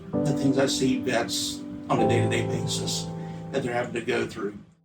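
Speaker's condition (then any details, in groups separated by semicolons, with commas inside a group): No condition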